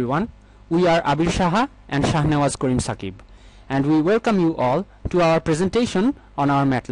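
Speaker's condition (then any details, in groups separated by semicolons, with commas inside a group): No condition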